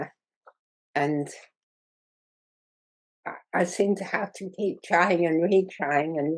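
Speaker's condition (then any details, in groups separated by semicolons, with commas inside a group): Muscular dystrophy; progressive muscle wasting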